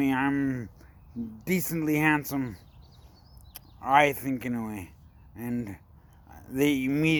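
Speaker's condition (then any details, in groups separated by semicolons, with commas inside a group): Brain injury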